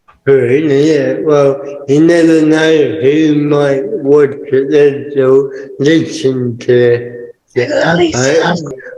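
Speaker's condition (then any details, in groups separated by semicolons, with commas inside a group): Cerebral palsy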